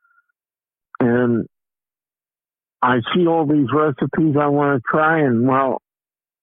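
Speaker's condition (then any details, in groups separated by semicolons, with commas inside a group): Cerebral palsy; diagnosed a few days after birth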